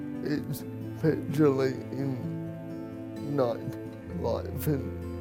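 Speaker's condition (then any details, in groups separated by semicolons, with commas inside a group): Cerebral palsy; birth injury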